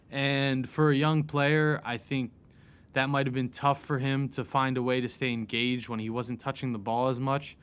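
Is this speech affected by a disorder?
No.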